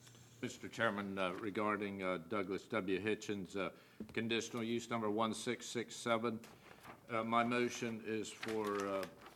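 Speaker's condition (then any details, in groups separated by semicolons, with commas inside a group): No condition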